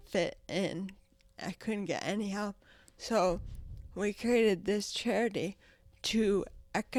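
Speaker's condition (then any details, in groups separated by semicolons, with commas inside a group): Traumatic brain injury, ataxia; affects walking and speech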